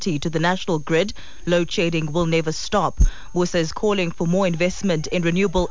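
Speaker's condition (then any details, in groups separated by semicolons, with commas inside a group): No condition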